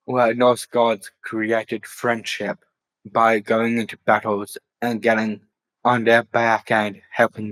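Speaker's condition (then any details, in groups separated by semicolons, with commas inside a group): Down syndrome; later diagnosed with autism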